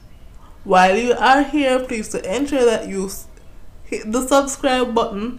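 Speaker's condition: Cerebral palsy

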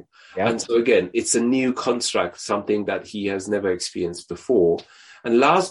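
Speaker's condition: No condition

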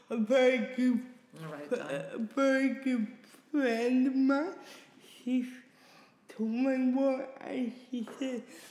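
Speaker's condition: Cerebral palsy; lost speech six days in Tasmania

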